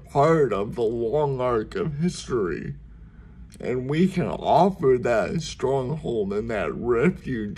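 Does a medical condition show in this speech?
Yes: cerebral palsy; speaks slower at times.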